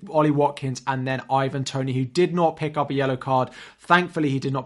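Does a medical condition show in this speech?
No.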